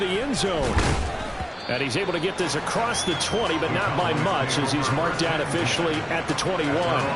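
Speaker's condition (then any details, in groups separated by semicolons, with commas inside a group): No condition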